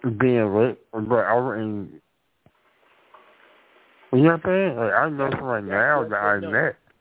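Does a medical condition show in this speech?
Yes: muscular dystrophy with tracheostomy; born with muscular dystrophy, wheelchair user since age 12; age 44, weighs 55 pounds, calling in by phone; voice distorted by tracheostomy.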